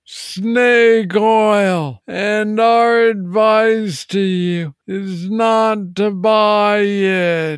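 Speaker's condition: Parkinson's disease, young onset; diagnosed age 35

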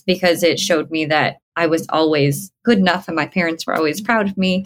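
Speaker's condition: Bilateral cleft lip and palate; congenital

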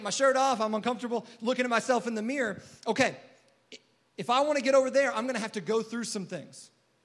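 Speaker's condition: No condition

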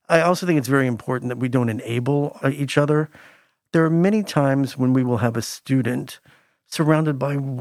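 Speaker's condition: No condition

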